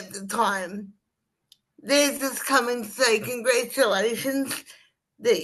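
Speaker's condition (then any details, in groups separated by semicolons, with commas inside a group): Cerebral palsy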